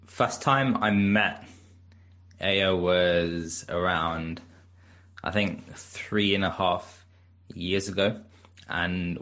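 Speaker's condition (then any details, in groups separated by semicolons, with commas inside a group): Stutter; onset age four after two fluent years, ineffective speech therapy, drama school, Birmingham University course; blocking and freezing in childhood, fluent in drama performances, avoided class reading as teen; prolonged sounds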